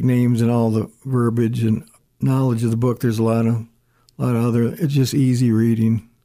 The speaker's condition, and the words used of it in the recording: Parkinson's disease. I have stutters and stammers in there, so pardon me for that, but what you see is what you get.